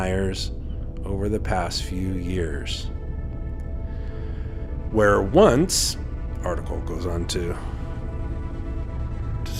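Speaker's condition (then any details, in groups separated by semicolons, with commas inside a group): No condition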